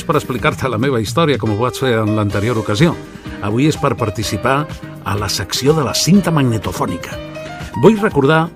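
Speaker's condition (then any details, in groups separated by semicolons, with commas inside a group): No condition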